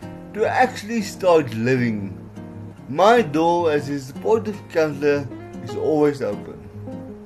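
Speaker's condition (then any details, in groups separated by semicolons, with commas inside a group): Cerebral palsy; some words unclear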